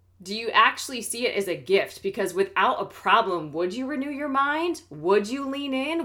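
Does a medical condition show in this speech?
No.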